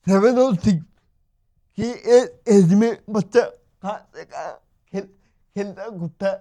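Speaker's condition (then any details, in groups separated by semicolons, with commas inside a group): Cerebral palsy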